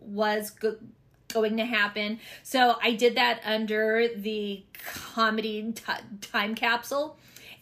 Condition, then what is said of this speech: Stuttering. And for me, it's really hard because my dyslexia is more than my stuttering.